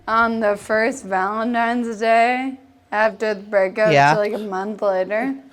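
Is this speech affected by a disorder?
Yes: Friedreich's ataxia; progressive.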